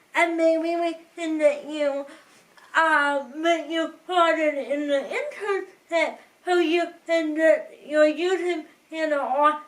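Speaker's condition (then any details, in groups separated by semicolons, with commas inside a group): Cerebral palsy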